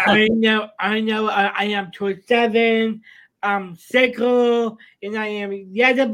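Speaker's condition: Down syndrome; short simple phrases, says he is really good at speaking, does public speaking engagements

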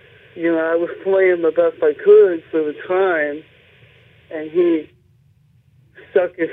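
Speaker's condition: Cerebral palsy; speech impediment while growing up

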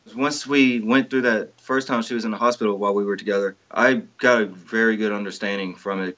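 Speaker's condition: No condition

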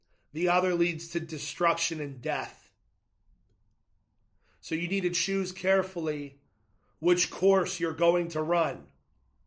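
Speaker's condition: No condition

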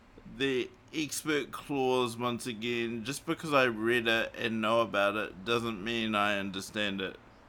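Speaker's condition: Cerebral palsy; morphine not allowed after it

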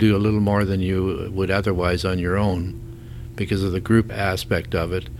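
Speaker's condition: Parkinson's disease; suspected about a year ago, confirmed after MRI nine months ago; on medication, Rock Steady Parkinson's boxing group

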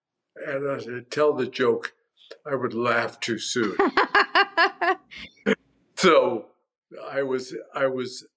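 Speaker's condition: Primary lateral sclerosis, mild; mild dysarthria, afternoon voice fatigue for 3-4 years, voice worsening, starting difficulty swallowing liquids

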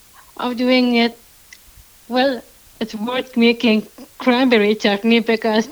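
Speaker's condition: Down syndrome

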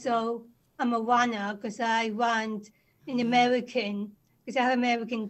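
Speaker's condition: Down syndrome; speech developed well

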